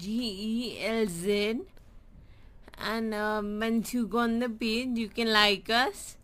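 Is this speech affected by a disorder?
Yes: Friedreich's ataxia; degenerative disorder, sudden onset without fall or fever, wheelchair user; uses wheelchair.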